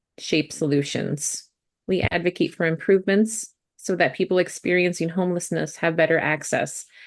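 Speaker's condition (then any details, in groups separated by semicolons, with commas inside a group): No condition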